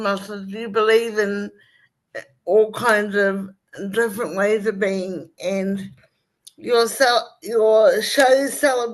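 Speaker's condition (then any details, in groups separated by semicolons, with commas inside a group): Cerebral palsy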